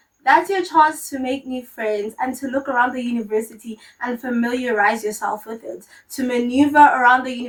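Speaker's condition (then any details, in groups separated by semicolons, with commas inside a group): No condition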